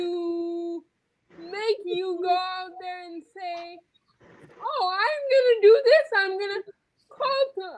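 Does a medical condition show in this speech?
Yes: quadriplegic cerebral palsy.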